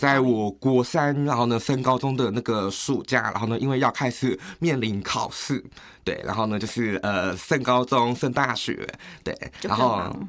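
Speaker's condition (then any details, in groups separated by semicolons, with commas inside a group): Progressive hearing loss; childhood-onset progressive hearing loss, deep-canal then in-canal, behind-the-ear hearing aids, then cochlear implant surgery; slight accent, taken for abc, southeast asian or overseas chinese, word order and naturalness normal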